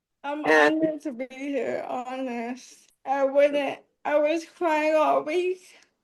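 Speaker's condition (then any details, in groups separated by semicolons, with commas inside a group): ALS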